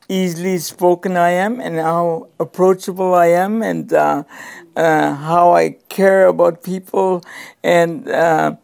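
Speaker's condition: Cerebral palsy; cerebral palsy present from birth

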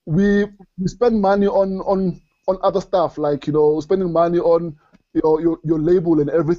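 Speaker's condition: Stutter; stutter since childhood, grew up with it, never outgrew it; bit of a stutter, audibly battles it while talking, milder than few years ago; severe in school, school speech took whole period, avoided speaking careers, disliked call-center job due to stammering; repeated words

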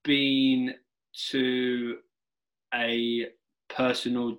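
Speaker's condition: Stuttering; stutter from very young age, persisting into adolescence and adulthood, weekly traditional speech therapy, therapist advised slowing down; stutters only sometimes, not all the time; prolonged sounds, blocks

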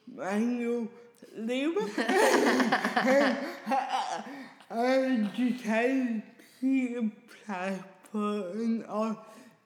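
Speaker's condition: Cerebral palsy; daily speech difficulty, hears own speech differently from listeners

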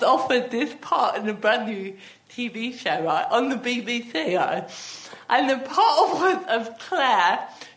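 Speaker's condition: Athetoid cerebral palsy; athetoid type with myotonia and ataxia

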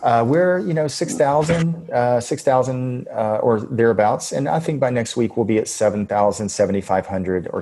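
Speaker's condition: No condition

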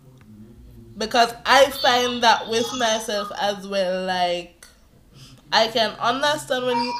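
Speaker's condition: Cerebral palsy

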